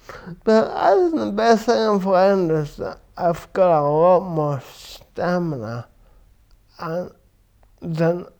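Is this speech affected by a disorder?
Yes: cerebral palsy; from birth; affects verbal speech.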